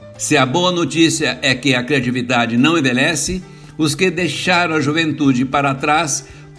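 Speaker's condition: No condition

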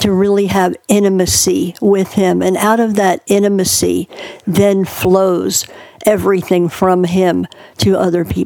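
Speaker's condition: Cleft palate; hole in roof of mouth from birth, born two months premature, breathing problems, thirteen childhood surgeries; unable to speak as young child due to palate hole, surgeries gave ability to speak

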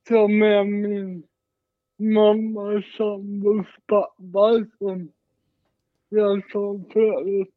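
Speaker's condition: Cerebral palsy, mild

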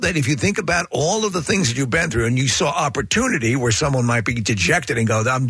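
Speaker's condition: No condition

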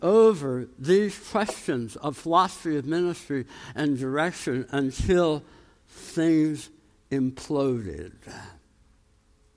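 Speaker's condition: Tongue cancer, jaw reconstruction

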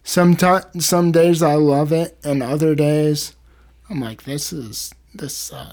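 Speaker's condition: Cerebral palsy, spastic

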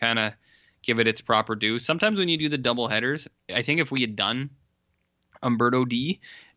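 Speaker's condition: No condition

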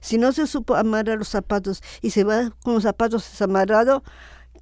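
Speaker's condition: Down syndrome; adult woman

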